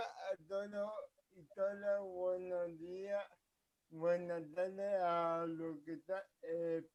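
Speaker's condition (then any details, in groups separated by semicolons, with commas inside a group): Cerebral palsy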